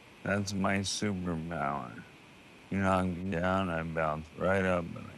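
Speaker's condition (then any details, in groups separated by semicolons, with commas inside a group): ALS; first symptom in one hand, likely bulbar form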